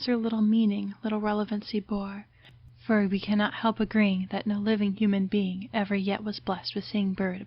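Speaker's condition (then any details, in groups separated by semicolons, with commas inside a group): No condition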